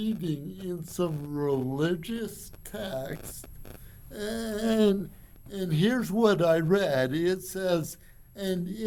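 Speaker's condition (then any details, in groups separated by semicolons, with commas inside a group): Cerebral palsy; from birth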